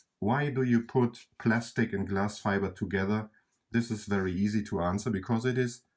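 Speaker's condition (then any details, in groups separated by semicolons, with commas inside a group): No condition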